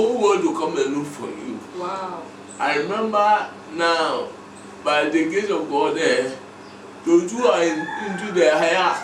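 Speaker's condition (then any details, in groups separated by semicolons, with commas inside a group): Cerebral palsy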